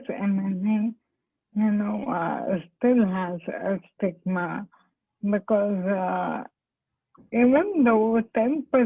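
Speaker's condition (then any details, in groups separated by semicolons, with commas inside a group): ALS; stem cell therapy, progression reportedly halted, cannot walk, weakness; speech impaired, once unintelligible, now comprehensible, poor voice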